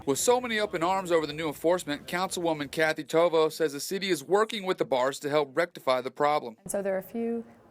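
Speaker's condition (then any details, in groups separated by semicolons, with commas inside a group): No condition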